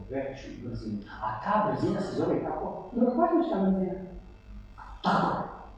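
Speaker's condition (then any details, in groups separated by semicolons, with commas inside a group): No condition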